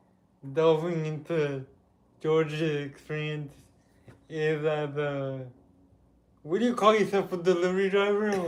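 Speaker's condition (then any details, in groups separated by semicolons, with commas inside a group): Cerebral palsy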